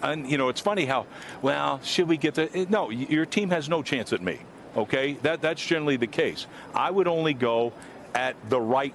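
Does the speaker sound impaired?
No.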